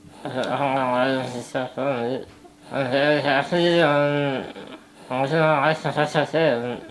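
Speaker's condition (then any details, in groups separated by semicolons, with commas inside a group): Spinal muscular atrophy type 1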